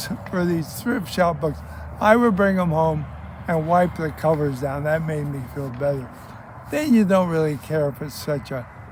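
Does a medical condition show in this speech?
Yes: ALS.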